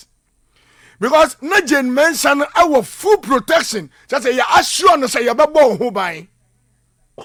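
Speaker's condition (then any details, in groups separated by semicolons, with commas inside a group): No condition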